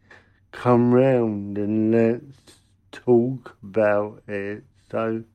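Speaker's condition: Cerebral palsy; congenital

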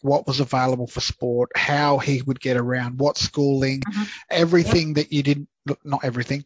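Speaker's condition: No condition

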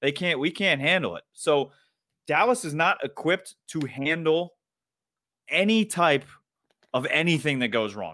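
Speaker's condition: No condition

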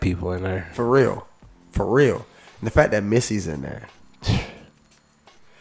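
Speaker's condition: No condition

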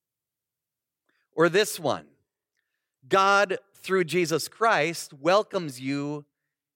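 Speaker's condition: No condition

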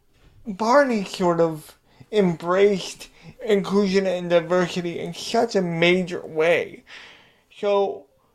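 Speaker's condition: Cerebral palsy; wheelchair user

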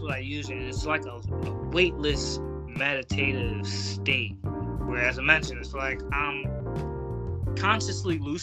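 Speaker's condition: No condition

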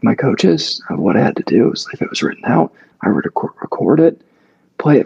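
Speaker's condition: Mixed spasmodic dysphonia, mixed (abductor and adductor); several years since onset

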